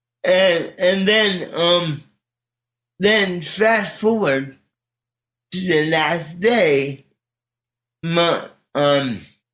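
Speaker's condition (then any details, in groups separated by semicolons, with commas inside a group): Cerebral palsy; spastic type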